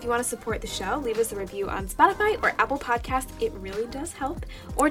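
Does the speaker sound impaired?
No.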